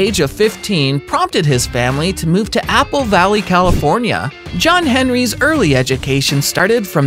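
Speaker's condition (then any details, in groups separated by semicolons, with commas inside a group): No condition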